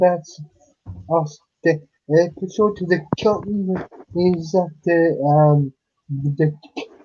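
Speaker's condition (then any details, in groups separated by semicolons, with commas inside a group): Cerebral palsy; unable to walk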